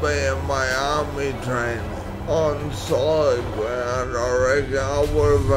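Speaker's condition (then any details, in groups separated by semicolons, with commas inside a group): Traumatic brain injury; assault, C6 and C7 neck fractures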